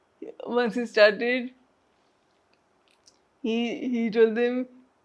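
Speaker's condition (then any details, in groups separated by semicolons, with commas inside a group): Traumatic brain injury; home speech exercises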